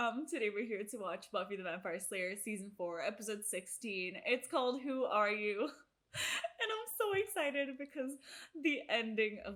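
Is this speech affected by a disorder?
No.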